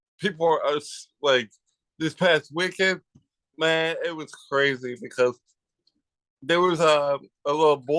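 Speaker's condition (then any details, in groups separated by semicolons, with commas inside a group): Cerebral palsy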